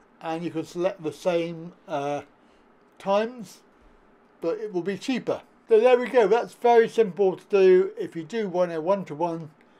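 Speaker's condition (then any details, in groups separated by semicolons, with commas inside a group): Cerebral palsy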